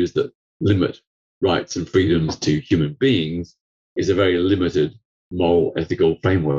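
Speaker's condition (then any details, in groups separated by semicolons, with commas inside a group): No condition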